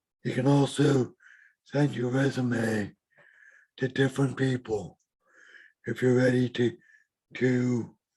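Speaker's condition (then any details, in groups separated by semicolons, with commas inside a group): Cerebral palsy; needed speech and language therapy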